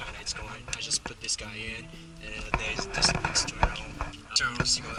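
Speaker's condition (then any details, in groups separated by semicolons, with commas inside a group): No condition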